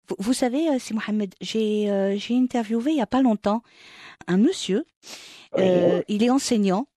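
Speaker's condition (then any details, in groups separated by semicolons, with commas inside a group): No condition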